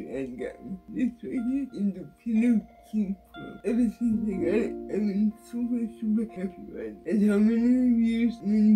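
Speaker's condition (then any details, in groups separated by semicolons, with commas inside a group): Cerebral palsy; wheelchair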